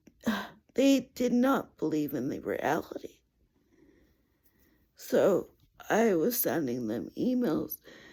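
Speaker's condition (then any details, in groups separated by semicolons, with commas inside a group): Cerebral palsy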